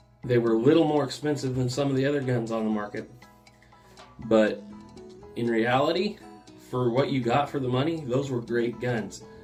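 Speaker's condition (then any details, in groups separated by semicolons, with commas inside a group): No condition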